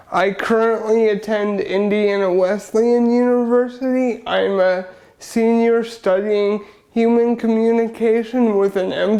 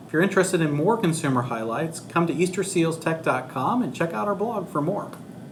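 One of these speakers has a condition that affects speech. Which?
The first: cerebral palsy; wheelchair user, minimal hand and arm use.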